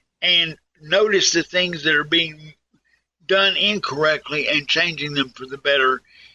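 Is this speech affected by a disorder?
Yes: cerebral palsy; can still talk.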